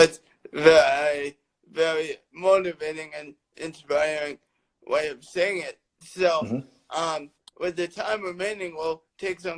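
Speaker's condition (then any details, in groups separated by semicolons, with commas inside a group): Cerebral palsy; lifelong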